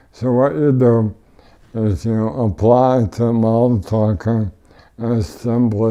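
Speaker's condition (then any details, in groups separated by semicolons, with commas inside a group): ALS; tracheotomy, ventilator, wheelchair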